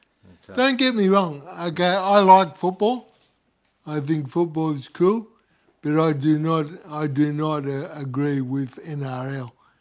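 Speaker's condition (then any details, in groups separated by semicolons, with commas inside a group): Cerebral palsy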